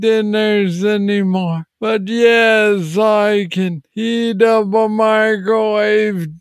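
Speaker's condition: Parkinson's disease, young onset; early 40s, filed for disability

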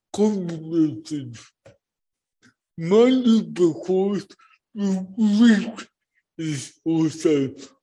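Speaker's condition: Cerebral palsy; speech impediment, first 5 minutes hardest to follow, listeners get used to it, transcript provided

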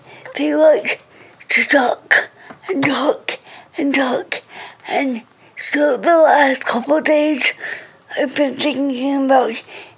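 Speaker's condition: Cerebral palsy; affects reading

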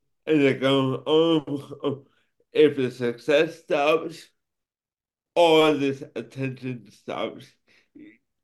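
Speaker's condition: Cerebral palsy; poor balance and falls in childhood

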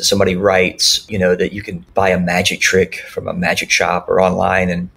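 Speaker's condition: Cleft lip and palate; many surgeries in childhood

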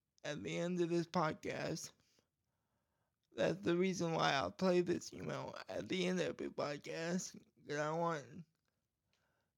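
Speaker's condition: Cerebral palsy; cerebral palsy causing speech problem, scratchy throat and gag reflex issues at times; voice goes in and out sometimes

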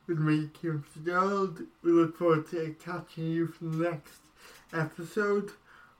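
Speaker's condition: Cerebral palsy; brain damage at or around birth

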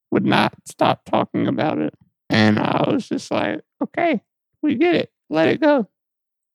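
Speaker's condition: Muscular dystrophy; repositioned in bed by mother

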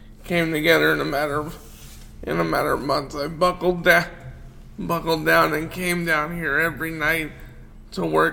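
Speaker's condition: Cerebral palsy; wheelchair user

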